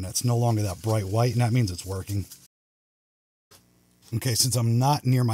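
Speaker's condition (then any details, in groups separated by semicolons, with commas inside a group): No condition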